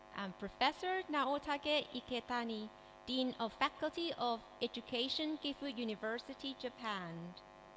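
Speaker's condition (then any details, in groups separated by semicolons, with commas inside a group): No condition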